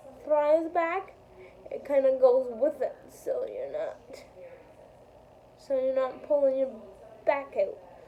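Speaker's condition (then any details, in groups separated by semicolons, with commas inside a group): Cerebral palsy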